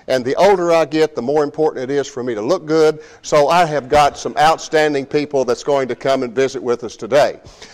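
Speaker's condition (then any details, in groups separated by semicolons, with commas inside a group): No condition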